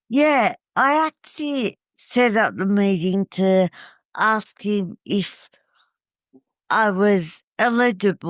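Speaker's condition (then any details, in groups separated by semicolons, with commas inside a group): Cerebral palsy; uses wheelchair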